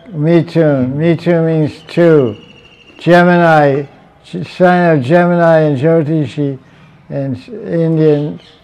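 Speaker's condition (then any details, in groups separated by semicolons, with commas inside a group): Deafness; self-reported; fluent spoken lecture, reads translations aloud, relies on audience feedback for volume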